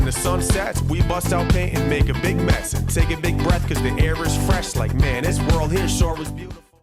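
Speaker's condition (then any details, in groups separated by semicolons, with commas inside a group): No condition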